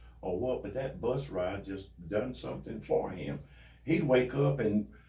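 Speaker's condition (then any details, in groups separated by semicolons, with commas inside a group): No condition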